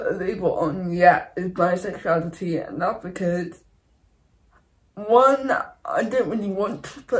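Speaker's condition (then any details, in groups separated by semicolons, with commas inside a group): Cerebral palsy and dystonia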